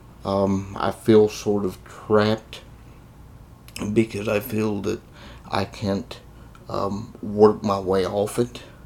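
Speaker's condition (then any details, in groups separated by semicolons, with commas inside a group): Cerebral palsy; confined to a wheelchair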